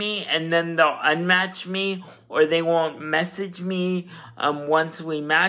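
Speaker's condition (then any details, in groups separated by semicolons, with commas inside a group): Cerebral palsy, spastic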